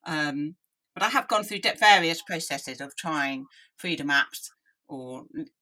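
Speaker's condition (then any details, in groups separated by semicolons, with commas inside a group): Deafness; deaf from early age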